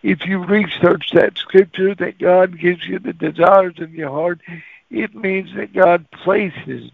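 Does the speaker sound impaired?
Yes: cerebral palsy; walks really funny, staggers when walking; can't talk plain when nervous, cerebral palsy voice.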